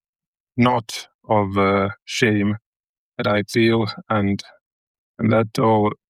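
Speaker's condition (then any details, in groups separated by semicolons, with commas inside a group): Stutter; stutter since toddler startled by big leashed dog, fluent in two languages before, childhood speech therapy; early 40s, about 40 years since onset, not the most severe but constantly on mind; fluctuates quite a lot, jaw moves when struggling to utter words, mistaken for drug use; prolonged sounds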